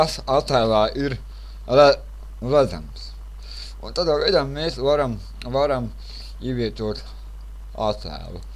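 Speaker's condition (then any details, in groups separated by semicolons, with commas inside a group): Cerebral palsy; since birth; speech not very clear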